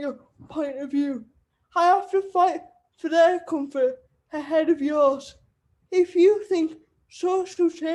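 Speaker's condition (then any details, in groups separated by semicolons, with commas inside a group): Cerebral palsy; wheelchair user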